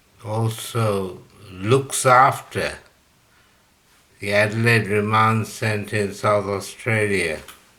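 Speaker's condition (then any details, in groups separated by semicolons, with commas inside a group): Slurred speech from poisoning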